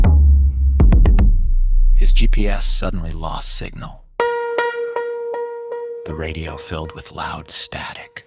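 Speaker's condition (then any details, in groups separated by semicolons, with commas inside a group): No condition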